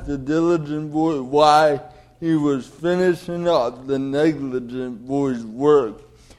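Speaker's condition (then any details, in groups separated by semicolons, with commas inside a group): Cerebral palsy; delayed development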